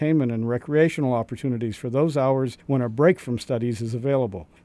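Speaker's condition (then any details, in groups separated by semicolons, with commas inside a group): No condition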